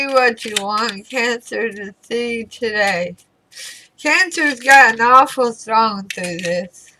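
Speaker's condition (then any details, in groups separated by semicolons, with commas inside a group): Throat cancer radiation damage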